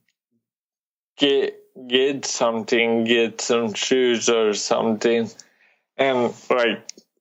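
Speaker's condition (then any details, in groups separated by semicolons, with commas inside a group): Cerebral palsy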